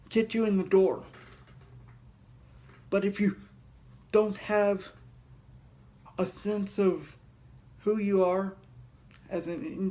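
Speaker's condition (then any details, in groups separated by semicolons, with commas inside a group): Cerebral palsy; heavily altered breathing patterns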